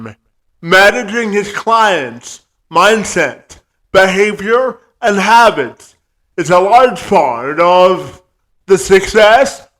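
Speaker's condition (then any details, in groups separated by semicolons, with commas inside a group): Cerebral palsy; spastic quadriplegic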